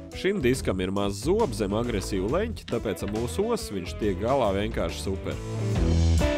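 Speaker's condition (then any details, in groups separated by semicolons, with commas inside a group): No condition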